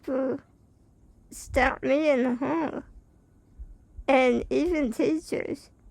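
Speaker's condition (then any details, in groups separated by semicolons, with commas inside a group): Spinal muscular atrophy type 2; able to speak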